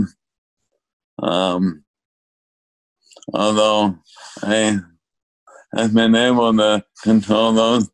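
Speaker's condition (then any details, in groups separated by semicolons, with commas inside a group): ALS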